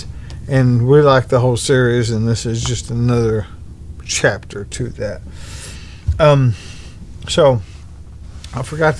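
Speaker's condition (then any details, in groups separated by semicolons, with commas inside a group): ALS; bulbar-upper onset, tongue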